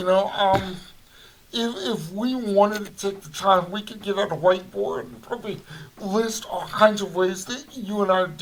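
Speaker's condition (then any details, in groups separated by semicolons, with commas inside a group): Cerebral palsy; voice affected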